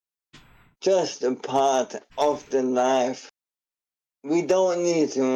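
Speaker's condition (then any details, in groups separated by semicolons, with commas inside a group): ALS; struggles to form sentences while speaking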